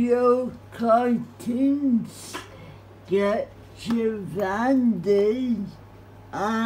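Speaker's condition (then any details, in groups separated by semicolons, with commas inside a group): Cerebral palsy; spastic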